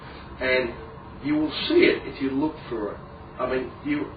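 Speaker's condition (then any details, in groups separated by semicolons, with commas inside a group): No condition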